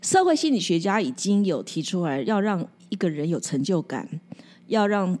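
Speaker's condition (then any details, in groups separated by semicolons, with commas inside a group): No condition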